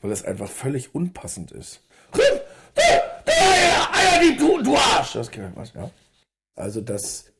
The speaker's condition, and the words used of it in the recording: Tourette syndrome. Wenn ich so unterwegs bin oder jetzt hier auch, schicke ich ja meist vorab irgendwie, wenn ich sehe, dass jemand, du Arschloch, Fotze, da guckt.